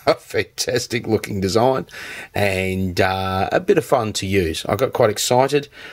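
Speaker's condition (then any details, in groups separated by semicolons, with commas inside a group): No condition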